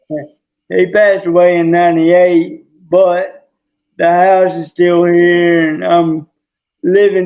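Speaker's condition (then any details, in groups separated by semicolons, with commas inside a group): Traumatic brain injury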